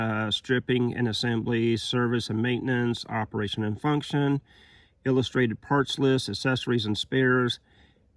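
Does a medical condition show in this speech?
No.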